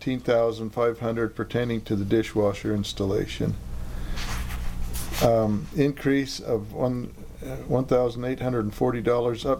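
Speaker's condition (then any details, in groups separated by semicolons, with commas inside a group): No condition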